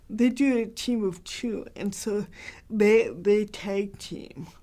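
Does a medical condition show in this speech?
Yes: cerebral palsy, mild; hard to understand.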